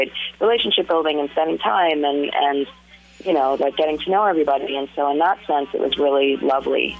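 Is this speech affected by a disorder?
No.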